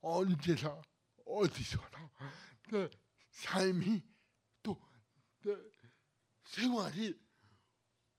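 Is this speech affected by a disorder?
Yes: cerebral palsy; cervical spine c2 to c7 damaged, two surgeries upcoming, not curative, may need reoperation, worsening.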